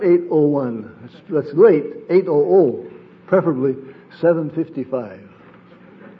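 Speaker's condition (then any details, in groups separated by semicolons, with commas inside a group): Parkinson's disease; sleep disrupted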